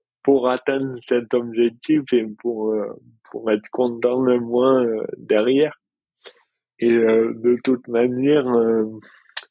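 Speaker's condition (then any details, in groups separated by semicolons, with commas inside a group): Dystonia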